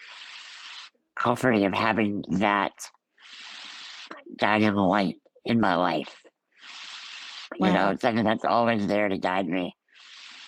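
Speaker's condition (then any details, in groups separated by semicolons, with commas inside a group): Ullrich congenital muscular dystrophy; from birth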